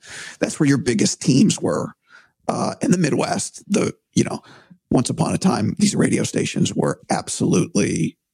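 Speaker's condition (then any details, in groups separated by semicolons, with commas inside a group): Vocal cord surgery; vocal cord surgery by ear nose and throat surgeon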